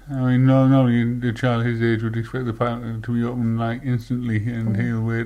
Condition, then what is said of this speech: Parkinson's disease. Less so now, but occasionally I do get very frustrated, especially if I'm trying to speak to someone and on the phone, like a